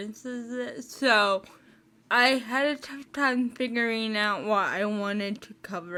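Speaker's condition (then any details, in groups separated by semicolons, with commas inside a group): Spastic cerebral palsy, mixed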